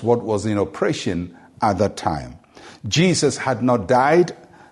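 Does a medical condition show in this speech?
No.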